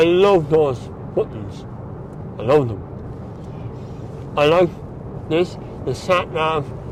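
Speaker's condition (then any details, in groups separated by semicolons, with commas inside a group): Mouth cancer surgery; speech changed by surgery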